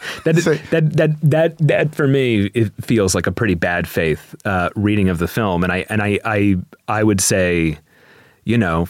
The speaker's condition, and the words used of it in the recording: Stuttering. You know, sorry, I have a stutter.